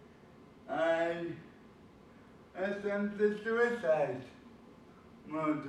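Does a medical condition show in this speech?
Yes: cerebral palsy.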